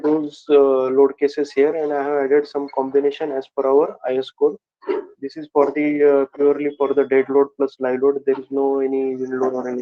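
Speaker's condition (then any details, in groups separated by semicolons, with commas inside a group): No condition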